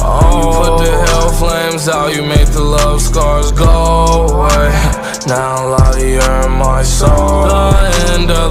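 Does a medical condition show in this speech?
No.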